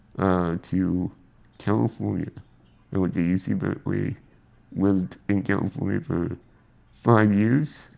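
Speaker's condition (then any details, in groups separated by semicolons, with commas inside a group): Spinal muscular atrophy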